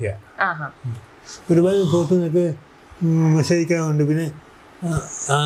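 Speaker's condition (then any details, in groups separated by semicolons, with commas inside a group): Cerebral palsy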